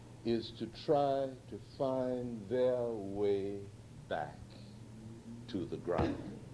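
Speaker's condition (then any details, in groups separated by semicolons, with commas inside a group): No condition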